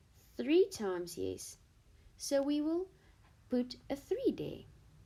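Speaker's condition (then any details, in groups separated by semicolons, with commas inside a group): No condition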